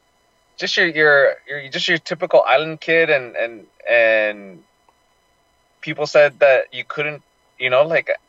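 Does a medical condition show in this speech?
No.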